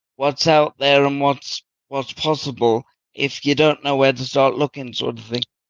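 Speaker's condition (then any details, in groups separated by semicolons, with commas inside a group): Cerebral palsy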